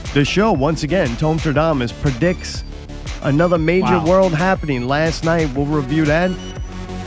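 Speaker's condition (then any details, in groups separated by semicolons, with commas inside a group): No condition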